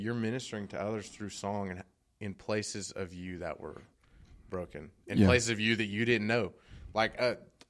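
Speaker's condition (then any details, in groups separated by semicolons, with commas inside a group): No condition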